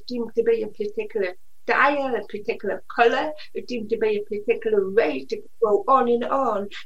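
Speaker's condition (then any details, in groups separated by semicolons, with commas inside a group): Usher syndrome (deafblindness), profoundly deaf since birth, severe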